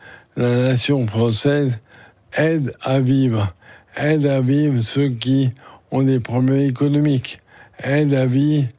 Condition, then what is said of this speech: ALS (motor neuron disease). Et en ce moment-là, dans quelques jours ou semaines, je ne sais pas, je vais perdre ma voix.